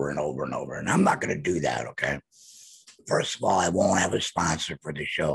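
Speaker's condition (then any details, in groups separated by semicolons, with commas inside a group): Laryngectomy, voice prosthesis; total laryngectomy for laryngeal cancer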